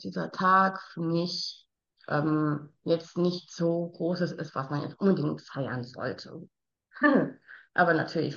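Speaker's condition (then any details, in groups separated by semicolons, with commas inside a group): Down syndrome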